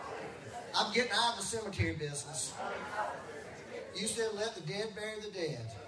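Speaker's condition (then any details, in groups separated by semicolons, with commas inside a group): No condition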